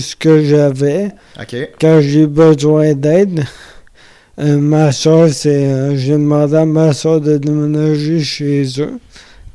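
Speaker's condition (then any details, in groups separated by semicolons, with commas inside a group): Amyotrophic lateral sclerosis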